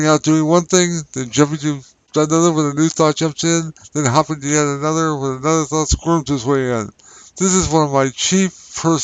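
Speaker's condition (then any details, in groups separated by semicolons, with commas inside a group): Traumatic brain injury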